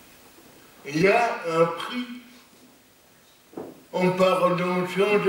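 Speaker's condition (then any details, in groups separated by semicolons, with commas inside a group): Cerebral palsy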